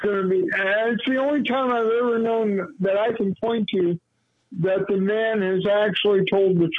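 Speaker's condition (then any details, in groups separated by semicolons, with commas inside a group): Cerebral palsy; lifelong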